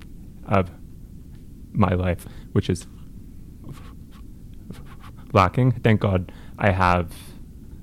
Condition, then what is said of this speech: Stuttering. I would say anytime I'm nervous, I tend to stutter a